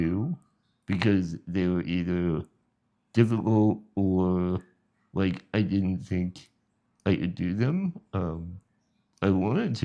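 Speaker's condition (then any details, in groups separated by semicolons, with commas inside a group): Spinal muscular atrophy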